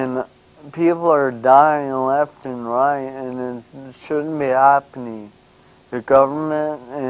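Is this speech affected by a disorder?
Yes: brain injury.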